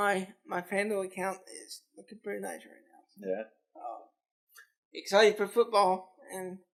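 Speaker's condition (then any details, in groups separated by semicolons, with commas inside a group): Cerebral palsy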